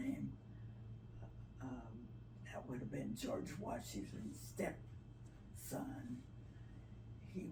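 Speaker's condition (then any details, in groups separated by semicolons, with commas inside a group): Parkinson's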